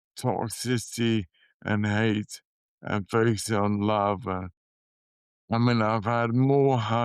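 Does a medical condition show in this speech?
Yes: motor neurone disease.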